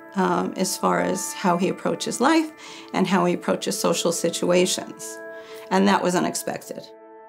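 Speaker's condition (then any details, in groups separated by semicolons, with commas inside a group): No condition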